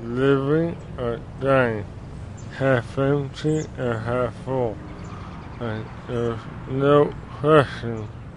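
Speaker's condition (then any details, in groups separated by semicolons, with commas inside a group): ALS; amyotrophic lateral sclerosis, diagnosed the previous fall; about a year since diagnosis, still playing PGA Tour events; beginning to lose ability to speak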